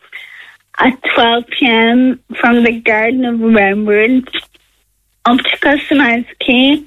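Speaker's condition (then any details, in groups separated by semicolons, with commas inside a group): Friedreich's ataxia; rare progressive neuromuscular disease, nerve damage, muscle weakness, mobility loss, awaiting HSE reimbursement of Skyclarys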